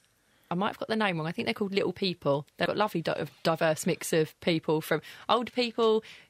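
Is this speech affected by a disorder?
No.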